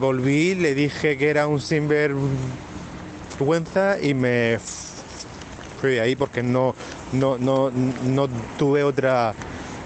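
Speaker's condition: Stuttering; stuttering since at least high school years; identifies as currently stuttering; repeated words, blocks

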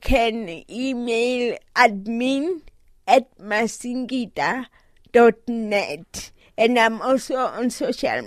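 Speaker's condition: Cerebral palsy; doctors said unable to drive, drives so-called normal automatic car

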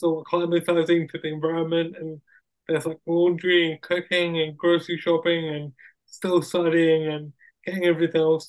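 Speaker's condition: Cerebral palsy; wheelchair user

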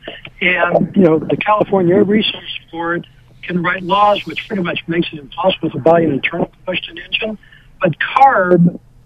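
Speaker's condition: No condition

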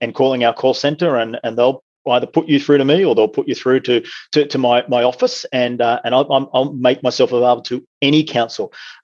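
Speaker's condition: No condition

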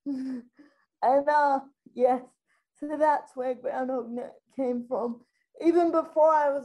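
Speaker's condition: Spastic quadriplegic cerebral palsy

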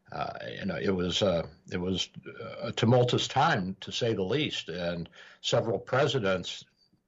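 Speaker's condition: No condition

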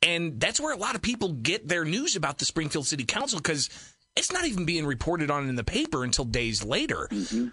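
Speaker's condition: No condition

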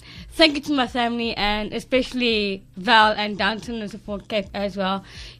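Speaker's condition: Down syndrome; since birth; adult

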